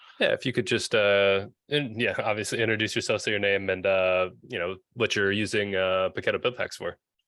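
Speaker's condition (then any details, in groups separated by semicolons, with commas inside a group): No condition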